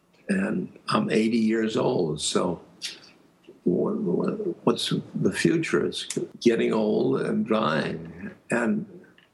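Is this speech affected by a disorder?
Yes: aphasia; aphasia after stroke; speech still stops at times; and things like that.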